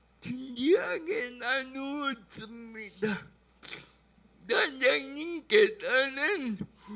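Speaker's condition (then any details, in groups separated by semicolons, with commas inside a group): Brain lesion disability grade 1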